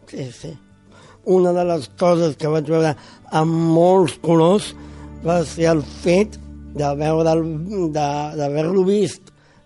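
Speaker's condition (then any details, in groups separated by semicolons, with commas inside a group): Down syndrome; congenital, born with it, extra chromosome, age 45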